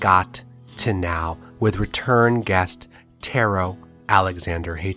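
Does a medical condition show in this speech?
No.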